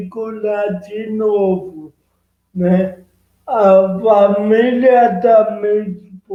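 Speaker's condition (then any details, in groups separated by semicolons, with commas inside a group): Cerebral palsy; present from birth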